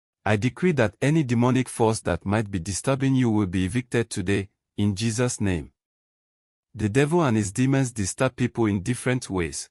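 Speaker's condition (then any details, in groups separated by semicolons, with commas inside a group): No condition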